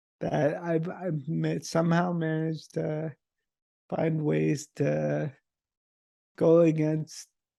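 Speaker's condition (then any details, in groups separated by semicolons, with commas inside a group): Multiple sclerosis; diagnosed age 25, cannot use pen and paper; voice strong, speaks rather than writes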